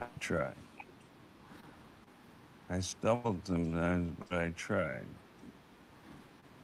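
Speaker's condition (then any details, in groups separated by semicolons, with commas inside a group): ALS; first symptom in one hand, likely bulbar form; about one year since diagnosis, advanced, near death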